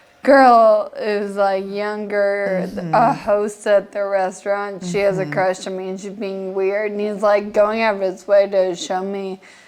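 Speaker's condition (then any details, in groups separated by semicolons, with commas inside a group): Friedreich's ataxia; progressive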